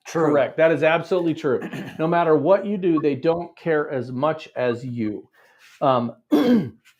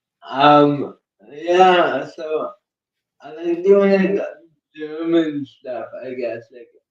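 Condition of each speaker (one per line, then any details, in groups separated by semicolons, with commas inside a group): No condition
Cerebral palsy; uses one hand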